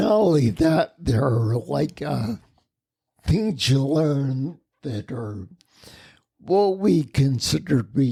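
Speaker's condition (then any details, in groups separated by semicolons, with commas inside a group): Spinocerebellar ataxia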